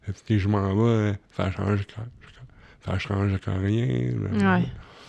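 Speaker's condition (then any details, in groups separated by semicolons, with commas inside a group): Cerebral palsy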